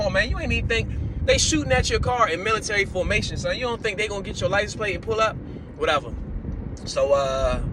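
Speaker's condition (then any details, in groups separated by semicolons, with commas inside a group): No condition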